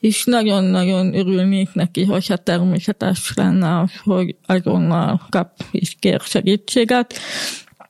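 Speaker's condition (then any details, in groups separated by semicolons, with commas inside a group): Hearing impairment; communicates in spoken language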